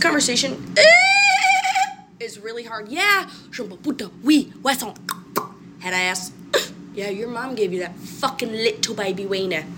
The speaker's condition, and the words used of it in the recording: Tourette syndrome. I don't want to say the things I say, okay?